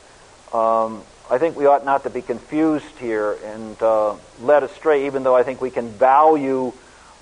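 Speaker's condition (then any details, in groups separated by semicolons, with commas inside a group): No condition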